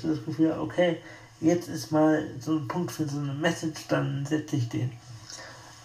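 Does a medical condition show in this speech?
Yes: spastic tetraparesis; wheelchair user.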